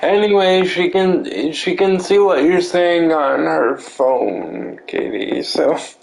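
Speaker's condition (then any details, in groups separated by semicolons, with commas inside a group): Cerebral palsy; limbs affected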